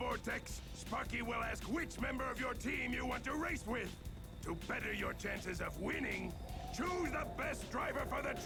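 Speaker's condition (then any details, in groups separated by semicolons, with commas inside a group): No condition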